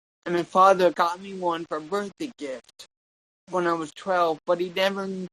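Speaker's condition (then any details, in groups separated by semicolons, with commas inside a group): Cerebral palsy; tongue and legs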